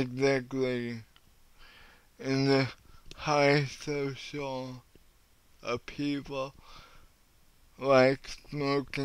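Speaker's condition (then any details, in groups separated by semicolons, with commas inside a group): Cerebral palsy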